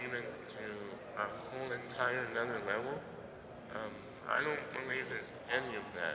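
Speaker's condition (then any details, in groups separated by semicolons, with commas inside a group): Muscular dystrophy; congenital, muscles cannot grow larger; cannot get stronger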